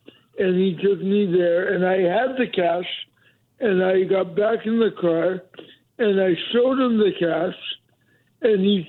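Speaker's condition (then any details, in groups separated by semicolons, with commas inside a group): Cerebral palsy; able to walk and run until a couple of years ago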